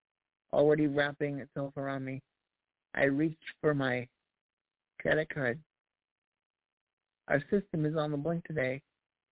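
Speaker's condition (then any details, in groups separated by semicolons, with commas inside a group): Cerebral palsy; voice improved over last year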